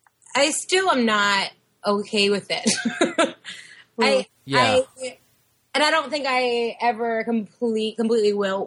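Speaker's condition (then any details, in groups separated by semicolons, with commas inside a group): Stuttering; taught to control or manage stuttering; occasional struggle when stuttering; repeated words, prolonged sounds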